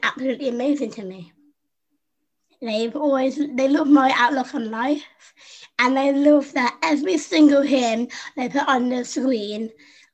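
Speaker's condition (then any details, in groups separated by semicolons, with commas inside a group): Down syndrome; learned to speak by copying younger sister Susie, second top grade and b in French speaking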